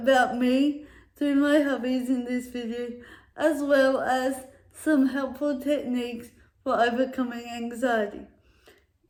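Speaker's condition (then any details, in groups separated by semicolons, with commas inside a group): Cerebral palsy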